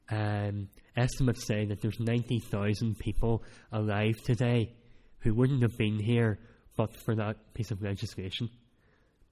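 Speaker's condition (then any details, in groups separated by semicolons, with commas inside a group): Cleft palate; speech not that clear at times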